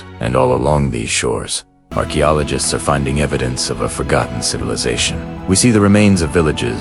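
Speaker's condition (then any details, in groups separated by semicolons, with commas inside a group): No condition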